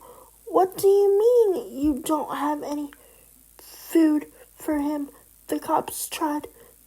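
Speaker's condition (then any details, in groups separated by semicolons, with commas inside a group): Cerebral palsy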